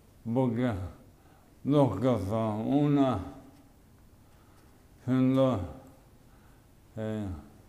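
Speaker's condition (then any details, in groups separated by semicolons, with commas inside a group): Amyotrophic lateral sclerosis; speech onset; diagnosed one to two months earlier; speech heavily impaired, largely unintelligible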